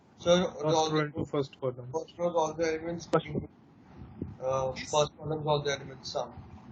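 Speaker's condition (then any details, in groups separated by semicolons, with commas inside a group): No condition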